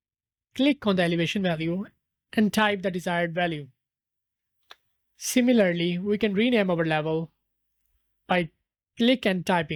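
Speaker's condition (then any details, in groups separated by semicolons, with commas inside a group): No condition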